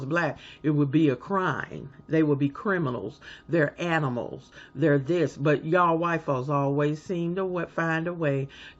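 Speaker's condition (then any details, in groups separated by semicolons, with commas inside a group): No condition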